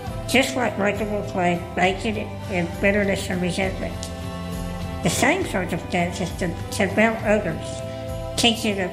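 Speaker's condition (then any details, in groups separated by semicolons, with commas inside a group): Cleft lip and palate, Goldenhar syndrome; scoliosis surgery at age 11, two days intubated in ICU, unable to talk then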